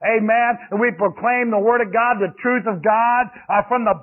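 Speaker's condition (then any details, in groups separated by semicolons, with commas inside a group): No condition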